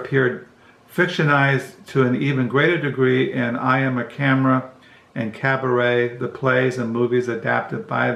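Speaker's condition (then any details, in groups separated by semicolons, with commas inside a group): No condition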